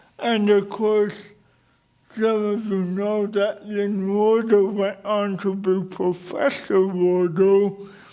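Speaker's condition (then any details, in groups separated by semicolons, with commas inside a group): Cerebral palsy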